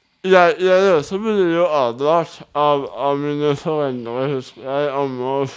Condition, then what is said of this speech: Cerebral palsy. Jeg tror det har mye med talevanskene mine, og også det jeg har spørsmål som gjør at jeg noen ganger selv føler at jeg kan se ganske dum ut.